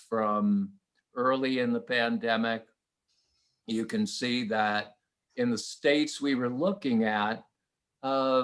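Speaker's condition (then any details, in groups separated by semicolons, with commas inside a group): No condition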